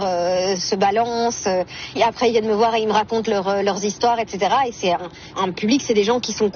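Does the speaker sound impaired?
No.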